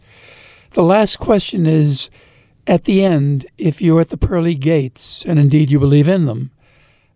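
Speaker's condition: No condition

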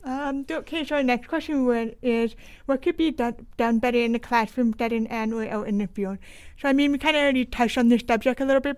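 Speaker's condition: Deaf with cochlear implant, congenital; deaf since birth

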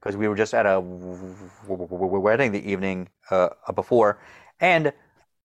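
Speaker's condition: Stutter; childhood onset, years of speech therapy, Fluency Master bone-conduction ear device, four-week Starbuck Fluency Clinic intensive, SUNY Geneseo; persisting in adulthood, still not fully fluent, speaks publicly, Toastmasters area speech contest winner; sound and word repetitions, blocks, brief fluent periods, stress worsens, strategic pauses, deep breaths, fluent singing; repeated sounds

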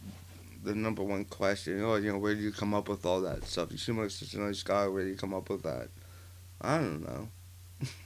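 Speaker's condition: Partial glossectomy for tongue cancer, partial, 40% of right tongue; about a year since onset, chemotherapy and radiation completed, healing, divot in neck

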